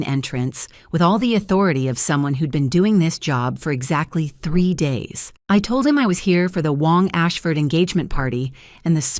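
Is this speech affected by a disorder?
No.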